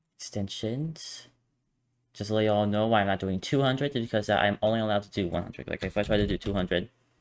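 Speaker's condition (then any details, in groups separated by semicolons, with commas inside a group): No condition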